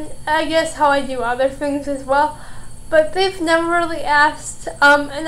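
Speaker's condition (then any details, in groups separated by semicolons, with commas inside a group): Cerebral palsy, mild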